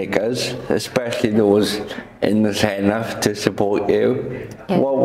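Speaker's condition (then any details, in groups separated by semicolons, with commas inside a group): Cerebral palsy; quadriplegic form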